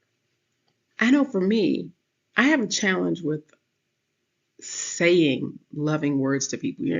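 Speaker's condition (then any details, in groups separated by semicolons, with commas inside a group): No condition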